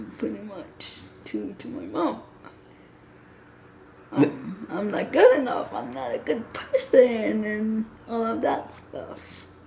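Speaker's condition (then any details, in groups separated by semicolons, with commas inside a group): Cerebral palsy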